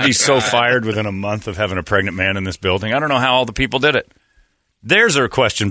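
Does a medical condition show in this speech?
No.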